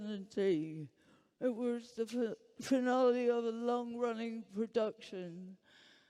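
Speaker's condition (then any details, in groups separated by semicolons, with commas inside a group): Huntington's disease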